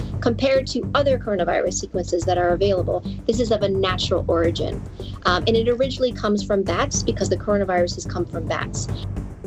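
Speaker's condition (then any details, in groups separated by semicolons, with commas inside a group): No condition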